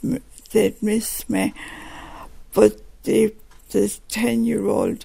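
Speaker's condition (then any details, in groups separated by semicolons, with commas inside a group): Multiple sclerosis, severe; advanced multiple sclerosis, rapidly progressing, diagnosed 3 years ago, now aged 49; 4 falls this morning, 2 spasms, poor balance, wall walking, pain, no saliva, 42 tablets daily; speech affected and worsening, no saliva in mouth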